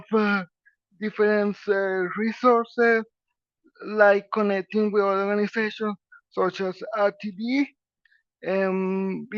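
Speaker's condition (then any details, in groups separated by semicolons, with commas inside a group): Cerebral palsy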